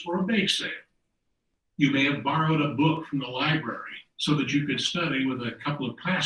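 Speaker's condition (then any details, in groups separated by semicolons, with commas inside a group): No condition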